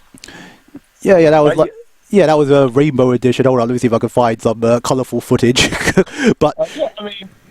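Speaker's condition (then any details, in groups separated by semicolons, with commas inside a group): No condition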